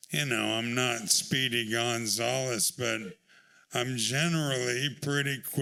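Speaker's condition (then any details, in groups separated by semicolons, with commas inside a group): ALS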